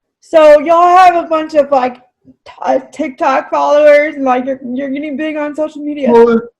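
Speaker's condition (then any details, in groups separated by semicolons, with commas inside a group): Cerebral palsy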